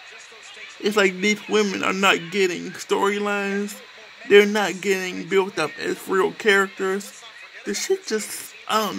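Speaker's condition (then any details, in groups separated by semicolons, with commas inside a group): Cerebral palsy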